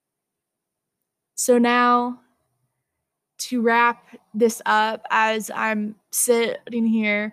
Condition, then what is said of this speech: Stuttering. There is nothing that will stop this stutter.